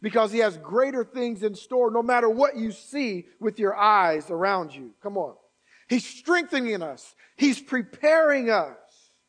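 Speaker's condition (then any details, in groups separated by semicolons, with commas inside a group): No condition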